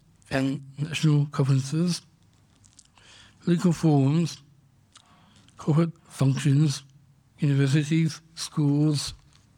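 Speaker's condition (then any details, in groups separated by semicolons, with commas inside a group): Down syndrome; congenital, diagnosed at birth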